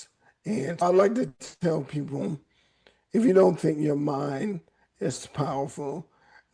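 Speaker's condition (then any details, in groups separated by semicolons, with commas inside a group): ALS; voice raspy at times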